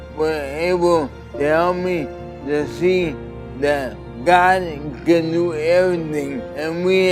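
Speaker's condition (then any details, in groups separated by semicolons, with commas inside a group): ALS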